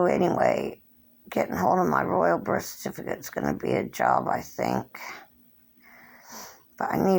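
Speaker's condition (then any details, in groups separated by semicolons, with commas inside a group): Cerebral palsy; since birth, hand tremors; age 57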